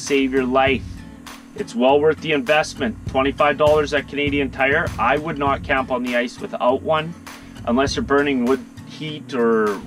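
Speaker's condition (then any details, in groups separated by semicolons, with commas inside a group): No condition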